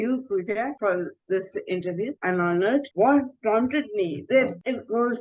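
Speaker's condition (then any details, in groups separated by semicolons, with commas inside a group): Cerebral palsy, mild; 18-20 years of therapy including speech therapy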